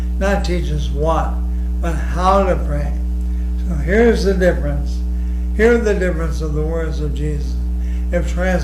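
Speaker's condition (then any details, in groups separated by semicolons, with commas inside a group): ALS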